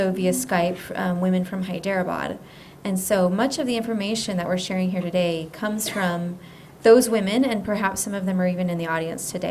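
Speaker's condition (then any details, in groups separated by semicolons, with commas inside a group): No condition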